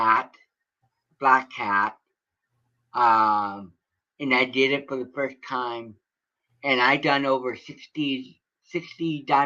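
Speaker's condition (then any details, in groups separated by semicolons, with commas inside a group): Cerebral palsy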